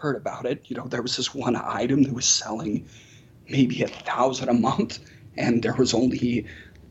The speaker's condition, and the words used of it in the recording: Spasmodic dysphonia. So I do consider myself lucky to be one of the lucky ones that have this, where I can still communicate and be heard.